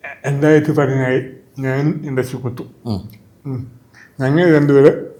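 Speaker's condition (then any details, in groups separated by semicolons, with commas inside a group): Cerebral palsy; from birth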